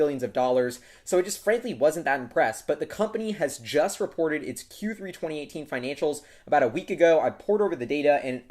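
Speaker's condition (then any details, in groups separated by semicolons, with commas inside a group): No condition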